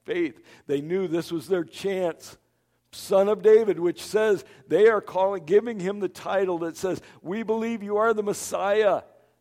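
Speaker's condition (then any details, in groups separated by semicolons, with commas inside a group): No condition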